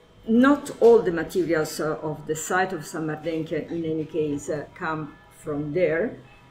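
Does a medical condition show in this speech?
No.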